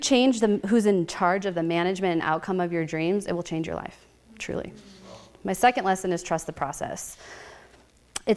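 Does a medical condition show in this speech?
No.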